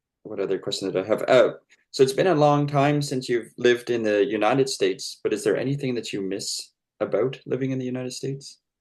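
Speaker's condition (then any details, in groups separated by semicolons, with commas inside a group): No condition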